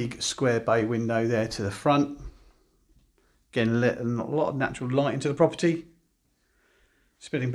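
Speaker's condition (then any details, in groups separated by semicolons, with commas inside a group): No condition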